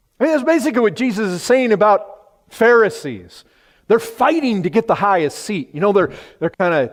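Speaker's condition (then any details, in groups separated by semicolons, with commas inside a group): No condition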